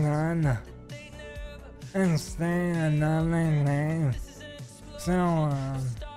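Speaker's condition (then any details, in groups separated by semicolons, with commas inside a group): ALS; stem cell treatment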